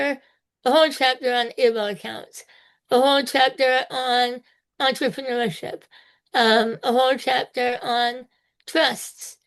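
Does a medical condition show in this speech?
Yes: spinal muscular atrophy type two.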